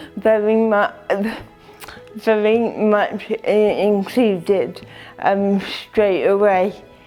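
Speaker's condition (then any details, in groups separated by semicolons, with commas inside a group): Cerebral palsy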